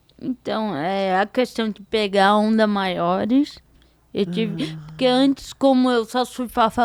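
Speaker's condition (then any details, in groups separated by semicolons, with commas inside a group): Cerebral palsy; diparetic form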